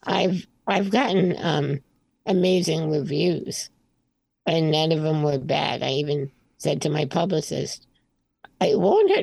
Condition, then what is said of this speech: Spinal muscular atrophy. So my breathing and speaking and singing has since gotten a lot stronger.